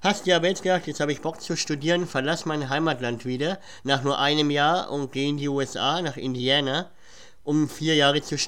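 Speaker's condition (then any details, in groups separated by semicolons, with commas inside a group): Cleft palate; says cannot pronounce country name Guatemala because of cleft palate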